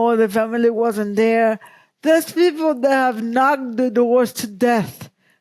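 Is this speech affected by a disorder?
Yes: cerebral palsy; present from birth.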